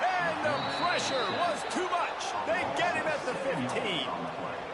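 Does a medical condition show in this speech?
No.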